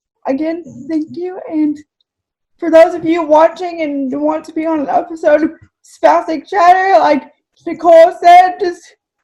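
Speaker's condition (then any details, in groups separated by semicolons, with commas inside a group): Cerebral palsy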